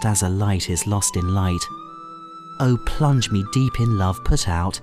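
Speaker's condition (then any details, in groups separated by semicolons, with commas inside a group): No condition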